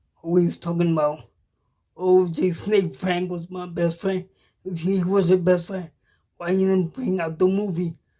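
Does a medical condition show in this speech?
Yes: cerebral palsy; cannot walk, uses wheelchair.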